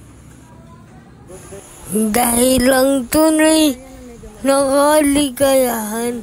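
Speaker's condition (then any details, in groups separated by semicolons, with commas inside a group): Cerebral palsy; affects hands, cannot write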